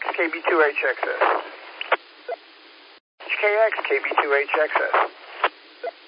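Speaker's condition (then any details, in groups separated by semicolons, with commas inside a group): No condition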